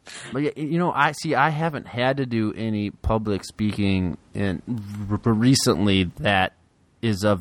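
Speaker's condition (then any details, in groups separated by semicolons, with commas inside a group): Stuttering; works on speaking best, little fear; stutters a lot; prolonged sounds, blocks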